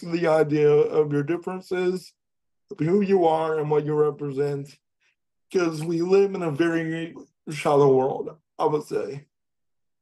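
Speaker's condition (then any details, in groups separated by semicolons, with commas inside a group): Cerebral palsy; able to speak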